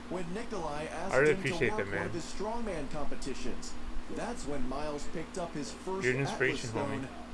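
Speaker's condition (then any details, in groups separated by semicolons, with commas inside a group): No condition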